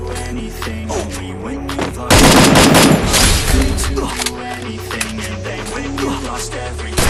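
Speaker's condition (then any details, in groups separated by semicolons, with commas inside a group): No condition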